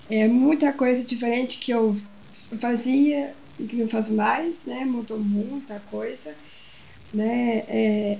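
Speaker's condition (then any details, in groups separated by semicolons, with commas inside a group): Down syndrome; trained at Atitude Inclusão to present talk slides, later gave full talk at Smart Cities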